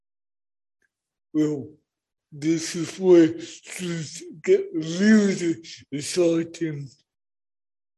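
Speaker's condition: Cerebral palsy; born not breathing

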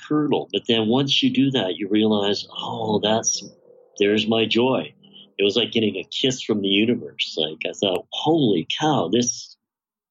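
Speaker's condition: Bilateral cleft lip and palate, severe; congenital bilateral cleft lip and palate

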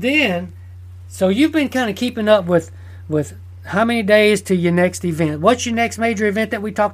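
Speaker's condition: No condition

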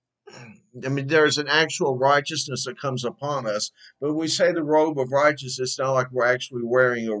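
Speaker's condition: No condition

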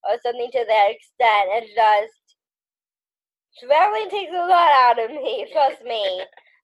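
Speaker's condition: Down syndrome

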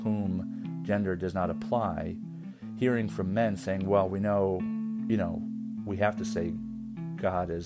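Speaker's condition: No condition

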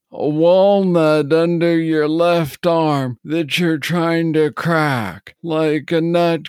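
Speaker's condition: Parkinson's disease; young onset

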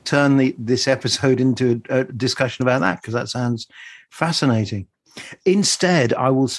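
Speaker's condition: No condition

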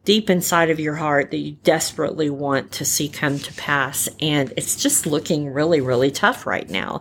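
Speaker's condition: Repaired cleft palate, cleft palate without cleft lip; uses voice for radio hosting

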